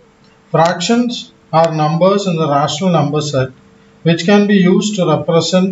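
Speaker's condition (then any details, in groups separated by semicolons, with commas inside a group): No condition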